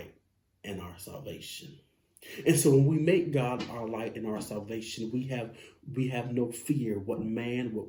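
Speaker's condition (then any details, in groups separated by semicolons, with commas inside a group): No condition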